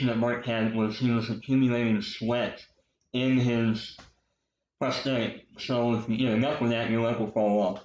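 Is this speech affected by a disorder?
Yes: cleft lip and palate, popliteal pterygium syndrome; speech impediment from cleft lip and palate.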